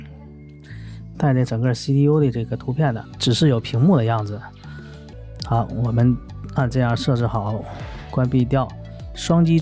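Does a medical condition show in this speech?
No.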